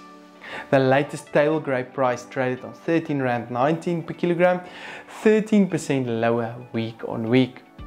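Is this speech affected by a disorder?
No.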